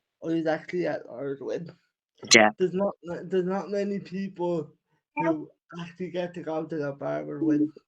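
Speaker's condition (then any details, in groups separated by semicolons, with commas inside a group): Cerebral palsy; wheelchair user since childhood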